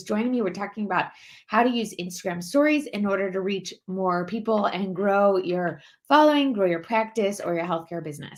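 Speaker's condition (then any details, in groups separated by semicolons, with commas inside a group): No condition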